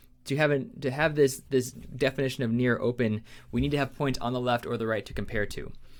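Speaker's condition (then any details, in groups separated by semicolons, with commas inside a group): No condition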